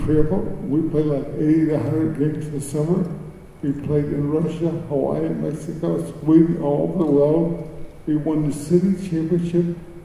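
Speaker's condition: Cerebral palsy; speech

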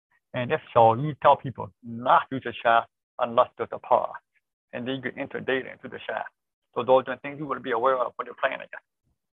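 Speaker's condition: Deafness; born deaf, cochlear implant, relies on lip reading and visual media

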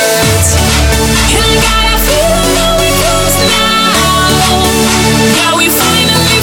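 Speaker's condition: No condition

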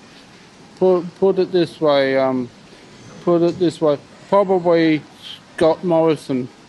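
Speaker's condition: Cerebral palsy; uses wheelchair, on the NDIS with support from disability care workers

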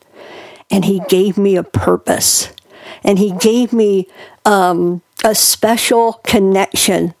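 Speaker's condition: Cleft palate; unable to speak as young child due to palate hole, surgeries gave ability to speak

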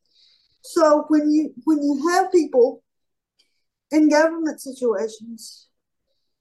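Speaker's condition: Cerebral palsy; highly mobile

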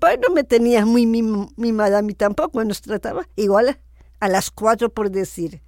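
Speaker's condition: Down syndrome; adult woman

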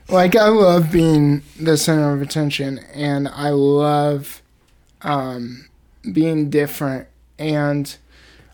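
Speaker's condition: Cerebral palsy, spastic

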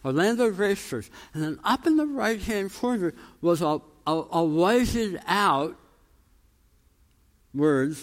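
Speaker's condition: Tongue cancer, jaw reconstruction

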